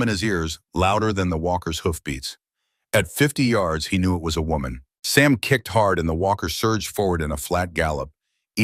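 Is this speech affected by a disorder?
No.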